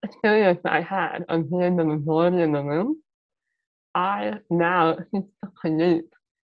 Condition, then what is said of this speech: Muscular dystrophy. I also have a bit of a speech impairment, but I hope that all of you out there are doing all right with understanding my speech so far.